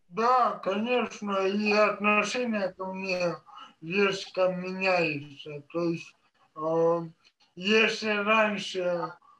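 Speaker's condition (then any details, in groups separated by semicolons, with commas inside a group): Cerebral palsy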